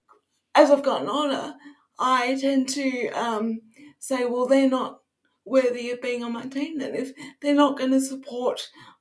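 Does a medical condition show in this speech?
Yes: cerebral palsy; sometimes taken for drunk on first sight on cam, speech affected on bad days.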